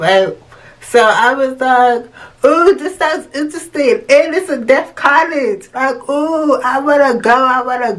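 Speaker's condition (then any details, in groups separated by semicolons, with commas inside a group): Cerebral palsy; hard of hearing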